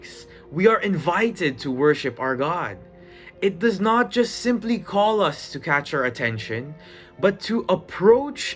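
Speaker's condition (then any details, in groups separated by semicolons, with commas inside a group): No condition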